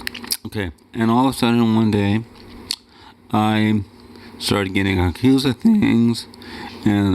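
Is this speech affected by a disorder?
Yes: cerebral palsy; wheelchair user.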